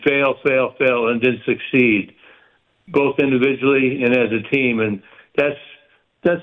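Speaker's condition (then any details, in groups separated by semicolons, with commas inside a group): Parkinson's; stays active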